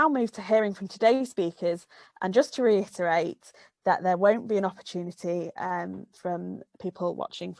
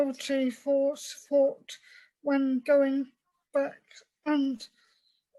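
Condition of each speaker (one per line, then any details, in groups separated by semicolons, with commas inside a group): No condition
Cerebral palsy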